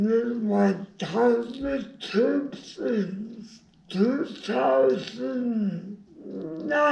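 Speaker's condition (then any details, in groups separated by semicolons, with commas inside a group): Brain injury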